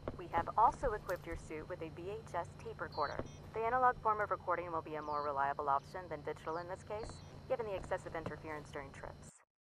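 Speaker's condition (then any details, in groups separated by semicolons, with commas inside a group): No condition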